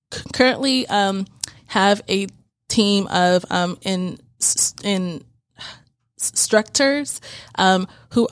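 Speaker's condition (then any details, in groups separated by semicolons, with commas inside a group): Stuttering; repeated sounds, prolonged sounds, blocks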